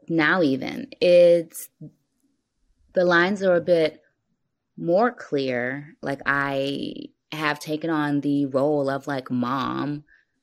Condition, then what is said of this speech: Stuttering. So I think partly because I was a person who stuttered, and like clearly I still stutter.